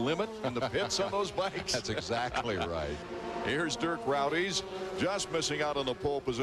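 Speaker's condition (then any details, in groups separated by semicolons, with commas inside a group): No condition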